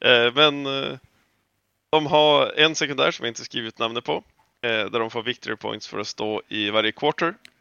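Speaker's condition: No condition

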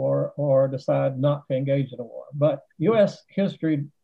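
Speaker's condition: No condition

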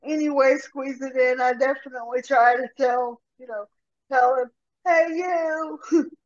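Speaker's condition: Cerebral palsy; severe rotator cuff tear

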